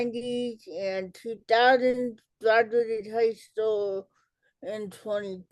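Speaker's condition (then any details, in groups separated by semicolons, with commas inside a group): Cerebral palsy; childhood speech delay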